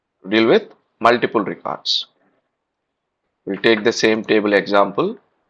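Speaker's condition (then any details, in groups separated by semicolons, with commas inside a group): No condition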